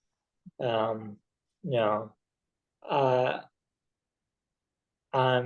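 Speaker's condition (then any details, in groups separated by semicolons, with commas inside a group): ALS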